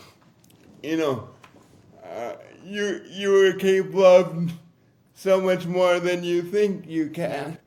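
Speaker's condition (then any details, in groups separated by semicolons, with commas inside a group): Cerebral palsy; difficult to talk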